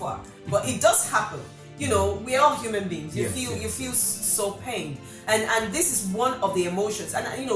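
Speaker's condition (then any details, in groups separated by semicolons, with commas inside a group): No condition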